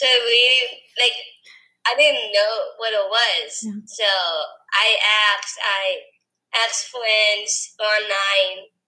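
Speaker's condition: Down syndrome; Down syndrome from birth

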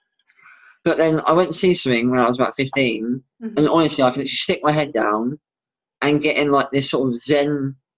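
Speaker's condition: Bilateral cleft lip and palate; congenital, severe

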